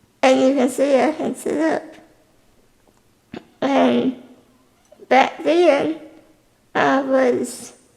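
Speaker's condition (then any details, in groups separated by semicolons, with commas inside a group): Spinal muscular atrophy type 2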